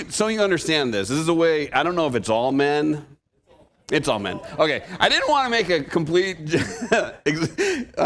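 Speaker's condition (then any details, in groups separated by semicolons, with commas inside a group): No condition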